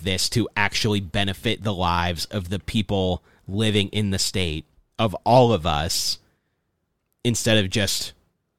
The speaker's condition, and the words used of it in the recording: No condition.